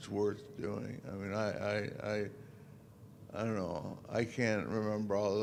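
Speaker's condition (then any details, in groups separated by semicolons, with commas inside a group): Parkinson's disease; deep brain stimulation surgery; after DBS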